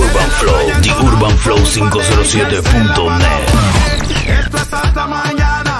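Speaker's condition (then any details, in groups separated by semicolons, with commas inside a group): No condition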